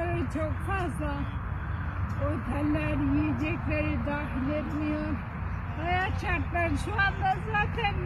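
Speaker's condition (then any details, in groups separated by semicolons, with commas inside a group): Friedreich's ataxia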